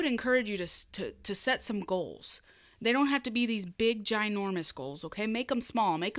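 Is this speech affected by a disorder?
No.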